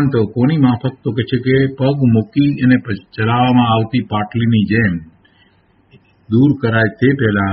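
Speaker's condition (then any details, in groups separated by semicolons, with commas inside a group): No condition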